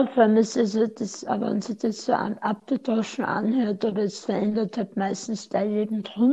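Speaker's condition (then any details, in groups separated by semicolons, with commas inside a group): Tongue cancer surgery; right tongue edge tumour into oral arch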